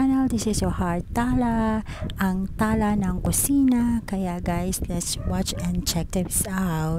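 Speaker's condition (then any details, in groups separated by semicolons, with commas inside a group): No condition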